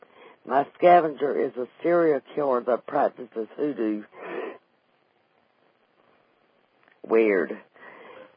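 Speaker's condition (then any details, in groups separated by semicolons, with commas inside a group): Vocal cord paralysis after stroke, unilateral vocal fold paralysis; types with one hand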